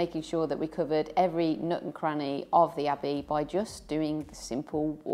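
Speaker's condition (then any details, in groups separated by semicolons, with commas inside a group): No condition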